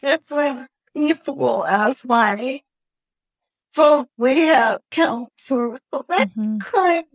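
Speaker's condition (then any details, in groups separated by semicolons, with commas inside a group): Cerebral palsy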